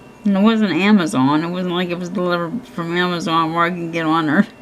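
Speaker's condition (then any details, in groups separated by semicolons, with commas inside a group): Cerebral palsy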